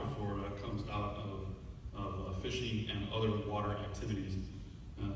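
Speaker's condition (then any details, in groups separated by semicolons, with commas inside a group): No condition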